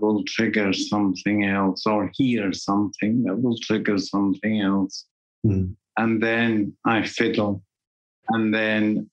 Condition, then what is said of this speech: Parkinson's disease. It's regulated, but my balance is iffy. My voice is going.